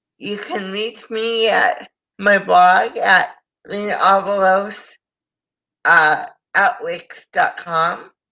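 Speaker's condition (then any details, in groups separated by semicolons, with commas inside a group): Cerebral palsy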